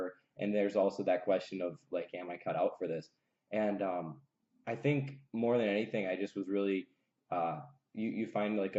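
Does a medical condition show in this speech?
No.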